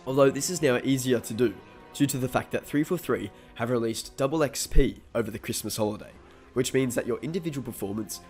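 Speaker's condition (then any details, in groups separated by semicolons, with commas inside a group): No condition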